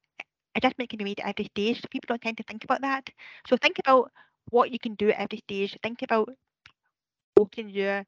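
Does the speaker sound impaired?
Yes: deafness; hearing impairment sometimes affects speech, sometimes talks too fast, unsure how loud or quiet.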